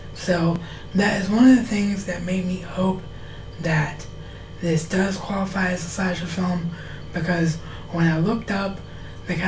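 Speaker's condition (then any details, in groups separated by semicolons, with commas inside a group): Cerebral palsy; wheelchair bound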